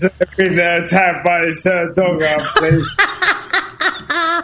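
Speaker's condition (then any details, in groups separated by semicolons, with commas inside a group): Motor neuron disease; voice slowing down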